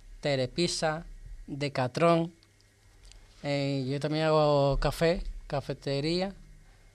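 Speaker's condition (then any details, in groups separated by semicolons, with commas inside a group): Down syndrome; genetic condition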